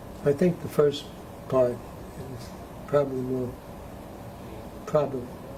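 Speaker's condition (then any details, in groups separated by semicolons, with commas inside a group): Parkinson's disease; needs to keep voice level up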